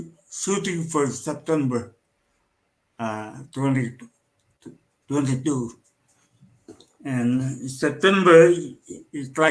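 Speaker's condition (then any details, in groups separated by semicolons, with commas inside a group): Cerebral palsy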